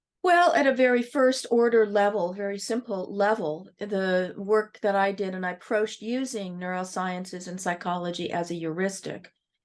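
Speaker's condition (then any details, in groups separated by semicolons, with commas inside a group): No condition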